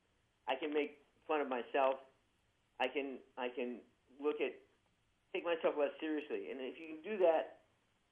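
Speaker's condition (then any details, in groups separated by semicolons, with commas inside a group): Parkinson's disease, young-onset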